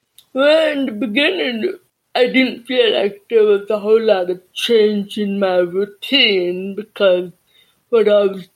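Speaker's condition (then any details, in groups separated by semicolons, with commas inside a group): Cerebral palsy and deafness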